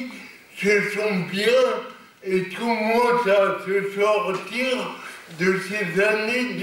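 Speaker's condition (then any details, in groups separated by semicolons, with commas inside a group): Cerebral palsy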